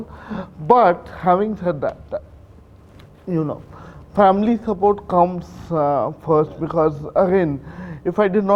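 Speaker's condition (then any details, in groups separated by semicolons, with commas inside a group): Cerebral palsy; present from birth, four major surgeries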